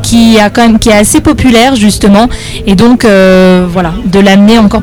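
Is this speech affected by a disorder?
No.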